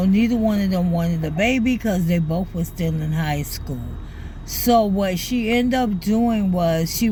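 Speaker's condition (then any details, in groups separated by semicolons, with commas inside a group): ALS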